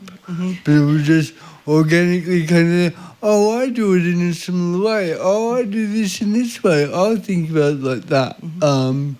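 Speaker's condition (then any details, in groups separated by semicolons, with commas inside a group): Cerebral palsy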